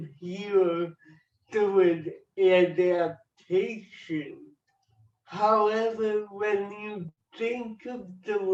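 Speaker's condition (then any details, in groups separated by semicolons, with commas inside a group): Cerebral palsy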